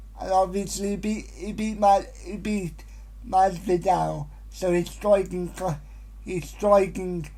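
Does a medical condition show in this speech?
Yes: cerebral palsy.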